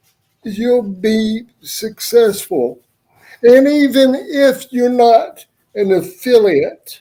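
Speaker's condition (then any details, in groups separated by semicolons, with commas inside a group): Cerebral palsy; wheelchair user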